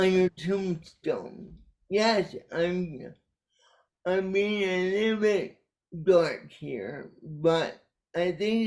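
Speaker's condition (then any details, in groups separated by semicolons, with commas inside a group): Cerebral palsy; caused by brainstem aneurysm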